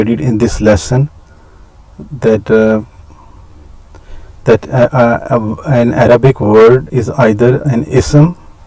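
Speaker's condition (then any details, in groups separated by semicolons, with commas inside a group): No condition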